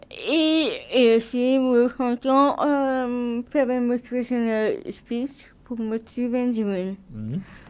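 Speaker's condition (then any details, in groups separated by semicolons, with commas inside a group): Cerebral palsy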